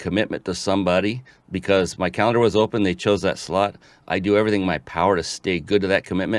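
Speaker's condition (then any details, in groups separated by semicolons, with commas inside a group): No condition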